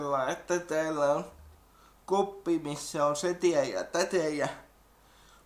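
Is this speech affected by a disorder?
Yes: cerebral palsy.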